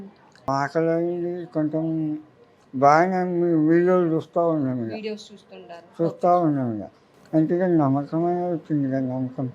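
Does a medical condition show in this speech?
Yes: oral cancer; could not open mouth or eat, tube fed three years.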